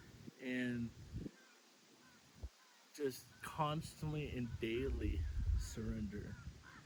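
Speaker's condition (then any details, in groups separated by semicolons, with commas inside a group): Cerebral palsy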